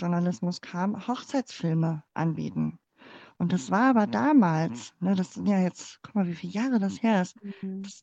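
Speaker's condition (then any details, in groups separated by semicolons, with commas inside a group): Cleft palate; born in former GDR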